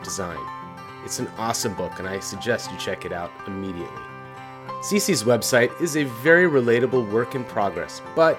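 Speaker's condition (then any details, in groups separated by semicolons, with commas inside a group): No condition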